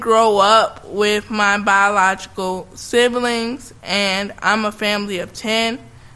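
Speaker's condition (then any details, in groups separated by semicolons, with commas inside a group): Cerebral palsy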